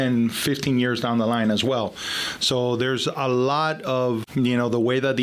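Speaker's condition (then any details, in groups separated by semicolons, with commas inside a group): No condition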